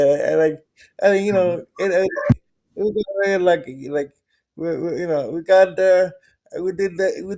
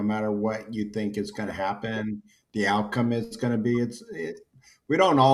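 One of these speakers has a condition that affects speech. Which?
The first: cerebral palsy; present from birth, muscles do not work properly; lifelong condition.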